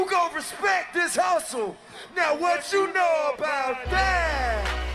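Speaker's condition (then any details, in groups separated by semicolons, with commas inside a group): No condition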